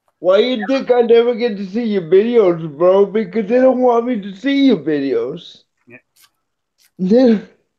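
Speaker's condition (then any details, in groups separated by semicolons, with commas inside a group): Cerebral palsy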